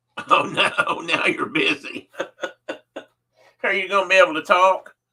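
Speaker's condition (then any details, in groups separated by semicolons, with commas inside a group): No condition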